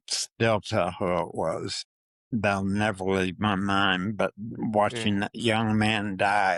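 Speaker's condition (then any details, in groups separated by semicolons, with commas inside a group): Parkinson's disease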